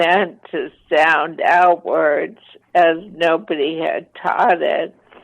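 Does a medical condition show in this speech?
Yes: ALS, mild; voice slightly impaired.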